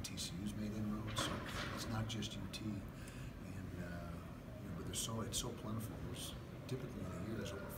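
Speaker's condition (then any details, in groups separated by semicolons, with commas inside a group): No condition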